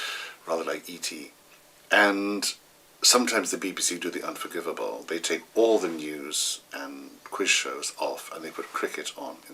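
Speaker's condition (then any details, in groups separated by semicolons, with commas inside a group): No condition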